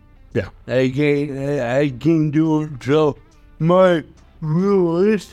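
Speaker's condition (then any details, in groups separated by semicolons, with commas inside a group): Cerebral palsy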